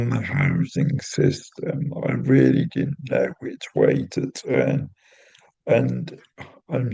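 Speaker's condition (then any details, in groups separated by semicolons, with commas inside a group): Cerebral palsy; intrathecal baclofen pump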